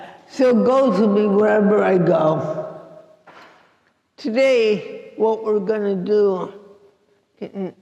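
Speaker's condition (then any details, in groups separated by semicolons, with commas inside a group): Cerebral palsy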